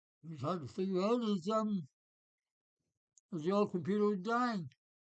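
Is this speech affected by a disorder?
Yes: Parkinson's.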